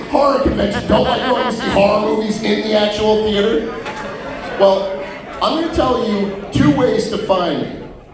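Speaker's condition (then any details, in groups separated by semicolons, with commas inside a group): No condition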